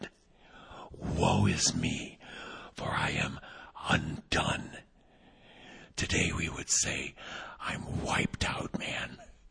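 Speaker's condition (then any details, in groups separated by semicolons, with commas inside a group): Vocal cord paralysis, unilateral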